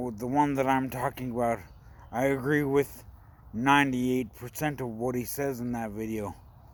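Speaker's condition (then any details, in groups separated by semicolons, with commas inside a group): Brain injury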